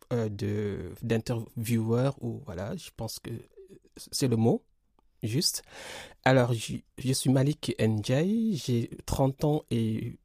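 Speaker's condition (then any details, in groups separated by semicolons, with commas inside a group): Stuttering; since childhood, stuttering family, untreated in Senegal, therapy in France stopped after months, later 5-6 years; stuttering still present, accepted and assumed; repeated sounds, prolonged sounds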